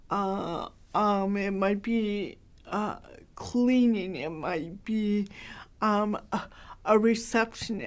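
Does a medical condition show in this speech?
Yes: cerebral palsy, mild; hard to understand.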